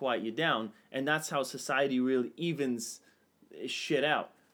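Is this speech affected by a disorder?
No.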